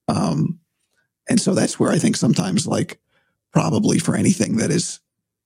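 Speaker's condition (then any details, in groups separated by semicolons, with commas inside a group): Vocal cord surgery; objectively worse than usual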